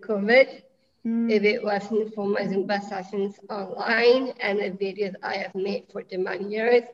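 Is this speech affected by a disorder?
Yes: Down syndrome; present from birth.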